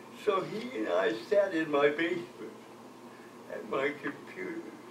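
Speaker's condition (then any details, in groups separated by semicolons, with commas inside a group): Cerebral palsy; from birth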